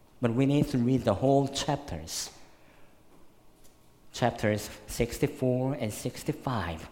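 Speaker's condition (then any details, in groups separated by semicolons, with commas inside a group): Cleft lip and palate, severe; 12 surgeries to date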